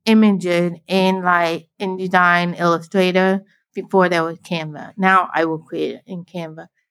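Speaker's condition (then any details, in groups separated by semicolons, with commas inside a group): Deafblind, born deaf; narrowed visual field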